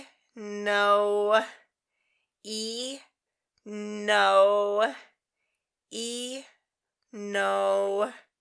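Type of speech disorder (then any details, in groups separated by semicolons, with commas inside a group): Childhood apraxia of speech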